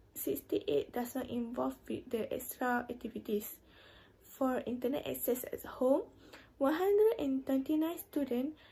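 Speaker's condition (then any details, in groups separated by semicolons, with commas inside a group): No condition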